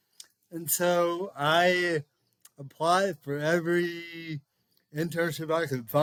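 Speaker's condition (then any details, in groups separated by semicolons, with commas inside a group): Cerebral palsy; speech affected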